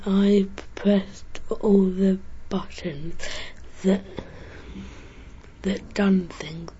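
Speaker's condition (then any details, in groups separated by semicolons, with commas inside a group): Stammer; childhood stammering, attended small stammering therapy group; attended two-week course in London on coping with stammer; repeated words, blocks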